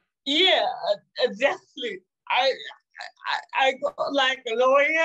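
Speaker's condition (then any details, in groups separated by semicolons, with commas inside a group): Cerebral palsy; sometimes speaks differently, not expected to ever talk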